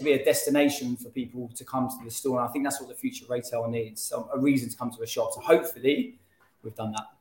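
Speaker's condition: No condition

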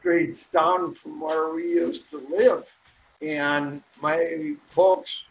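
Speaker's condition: Ataxic cerebral palsy; speech affected, about five years childhood speech therapy at crippled children's school, hopes speech sounds better now

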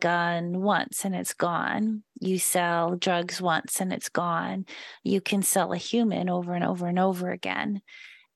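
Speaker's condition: No condition

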